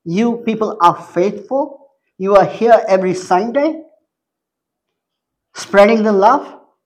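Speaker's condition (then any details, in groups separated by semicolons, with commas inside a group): Cleft palate; congenital cleft palate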